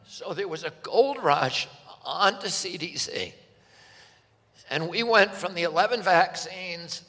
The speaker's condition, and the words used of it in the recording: Dystonia. I just want everyone to know he's not like sick or upset.